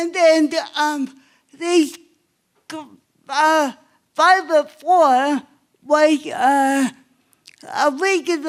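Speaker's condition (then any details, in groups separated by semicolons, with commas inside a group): Cerebral palsy; obvious speech impairment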